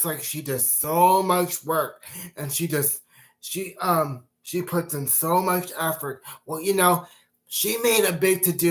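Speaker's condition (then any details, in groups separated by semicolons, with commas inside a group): Cerebral palsy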